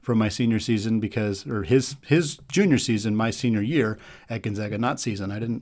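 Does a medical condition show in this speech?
No.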